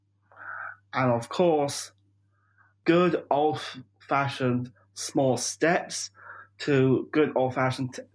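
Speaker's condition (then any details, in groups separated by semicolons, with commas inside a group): Down syndrome; 45 years old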